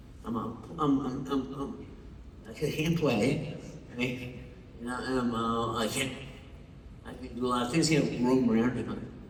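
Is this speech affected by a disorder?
Yes: Parkinson's.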